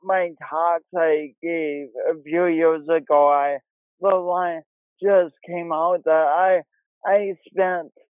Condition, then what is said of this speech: Cerebral palsy. And he does it with a pronounced speech impediment.